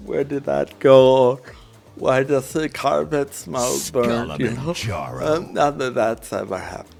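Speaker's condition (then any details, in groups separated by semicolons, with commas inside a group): Cerebral palsy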